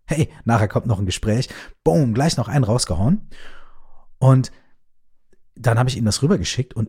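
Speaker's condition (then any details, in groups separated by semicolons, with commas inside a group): No condition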